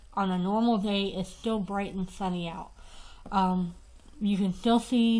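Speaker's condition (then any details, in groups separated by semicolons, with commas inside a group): No condition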